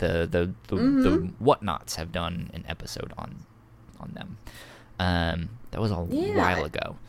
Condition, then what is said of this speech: Stuttering. Yeah, like, you, like, it's like, cause like, I stutter when I talk.